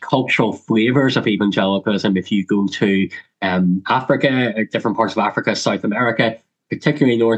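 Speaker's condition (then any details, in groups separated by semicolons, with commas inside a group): Cleft lip and palate; congenital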